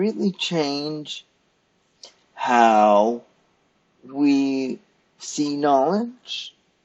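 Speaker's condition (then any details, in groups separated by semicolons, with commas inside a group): Cerebral palsy; stiff muscles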